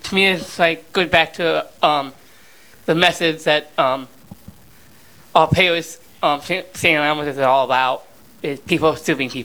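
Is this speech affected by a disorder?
Yes: Down syndrome; 32 years old.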